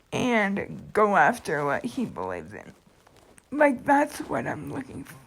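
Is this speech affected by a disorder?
Yes: cerebral palsy.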